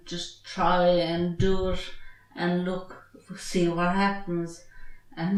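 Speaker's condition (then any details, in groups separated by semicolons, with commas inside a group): Traumatic brain injury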